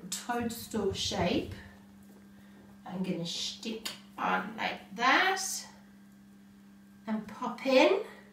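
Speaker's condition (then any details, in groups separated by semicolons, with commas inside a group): No condition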